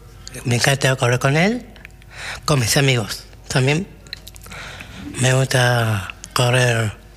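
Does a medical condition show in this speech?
Yes: Down syndrome; trisomy 21, three copies of chromosome 21 in all body cells; 31 years old.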